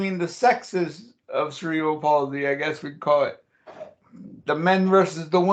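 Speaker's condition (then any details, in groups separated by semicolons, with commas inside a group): Cerebral palsy; since childhood; chokes eating or drinking, very weak throat muscles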